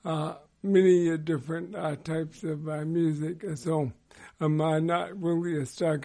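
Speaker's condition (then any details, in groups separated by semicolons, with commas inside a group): ALS; progressive motor neuron disease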